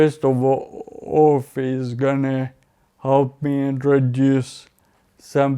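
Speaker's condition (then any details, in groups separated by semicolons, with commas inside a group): Friedreich's ataxia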